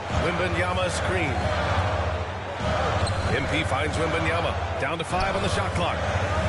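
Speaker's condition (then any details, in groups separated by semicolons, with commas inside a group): No condition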